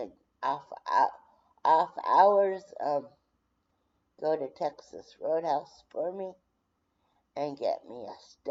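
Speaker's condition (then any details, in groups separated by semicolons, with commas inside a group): Brain injury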